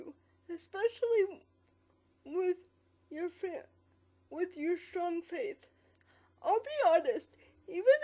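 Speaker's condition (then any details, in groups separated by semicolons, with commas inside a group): Quadriplegic cerebral palsy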